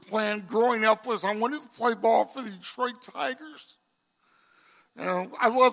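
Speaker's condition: Cerebral palsy; congenital

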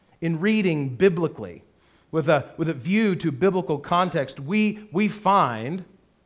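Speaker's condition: No condition

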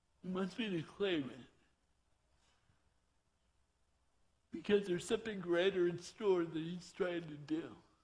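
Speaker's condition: Torsion dystonia; vocal cords twist with torso

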